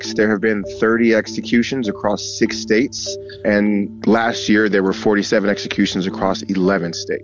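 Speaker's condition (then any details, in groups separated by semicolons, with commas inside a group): No condition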